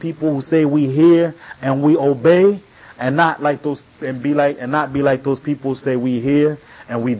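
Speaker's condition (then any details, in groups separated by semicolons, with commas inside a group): No condition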